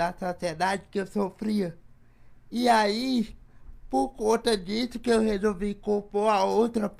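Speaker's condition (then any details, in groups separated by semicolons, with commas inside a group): Cerebral palsy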